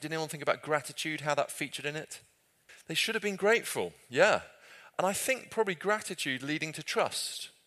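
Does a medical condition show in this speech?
No.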